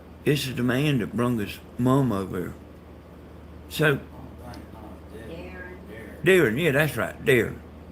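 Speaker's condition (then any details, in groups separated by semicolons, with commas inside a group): Brain bleed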